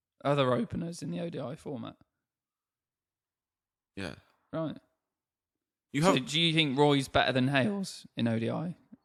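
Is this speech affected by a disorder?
No.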